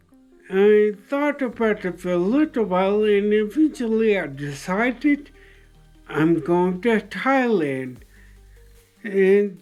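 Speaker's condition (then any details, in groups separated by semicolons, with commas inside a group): Traumatic brain injury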